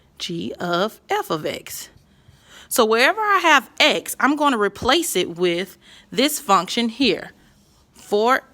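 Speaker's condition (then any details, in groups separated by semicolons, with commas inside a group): No condition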